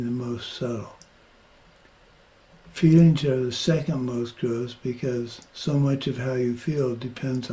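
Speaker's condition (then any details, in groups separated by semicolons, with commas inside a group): Parkinson's; progressing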